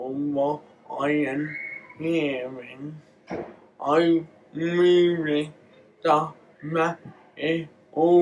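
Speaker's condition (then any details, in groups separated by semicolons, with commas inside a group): Cerebral palsy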